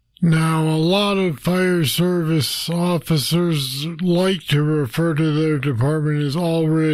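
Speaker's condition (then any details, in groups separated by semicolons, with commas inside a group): Parkinson's disease; deep brain stimulators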